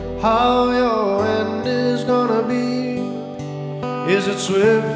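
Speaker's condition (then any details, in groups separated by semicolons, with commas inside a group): No condition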